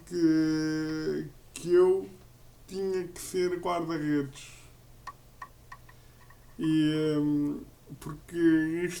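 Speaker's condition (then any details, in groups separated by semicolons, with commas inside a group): Cerebral palsy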